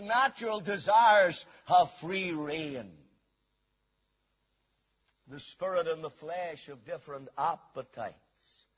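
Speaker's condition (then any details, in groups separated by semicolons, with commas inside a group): No condition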